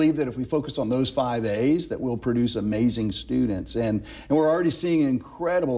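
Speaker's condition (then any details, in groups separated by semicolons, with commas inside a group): No condition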